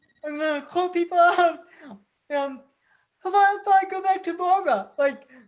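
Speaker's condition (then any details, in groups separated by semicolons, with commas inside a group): Cerebral palsy; from birth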